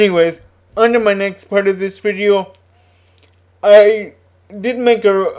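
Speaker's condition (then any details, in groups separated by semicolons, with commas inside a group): Cerebral palsy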